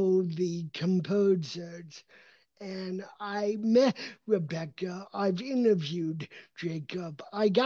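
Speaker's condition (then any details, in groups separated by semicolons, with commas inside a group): Cerebral palsy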